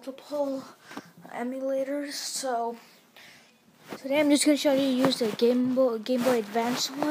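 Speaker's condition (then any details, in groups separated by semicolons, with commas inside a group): No condition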